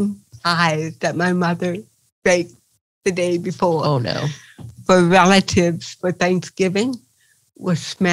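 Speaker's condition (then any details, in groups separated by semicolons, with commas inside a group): Cerebral palsy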